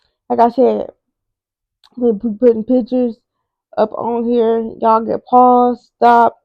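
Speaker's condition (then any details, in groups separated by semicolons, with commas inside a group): Cerebral palsy; wheelchair user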